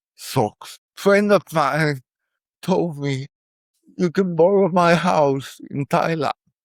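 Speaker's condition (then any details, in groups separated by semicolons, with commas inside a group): Cerebral palsy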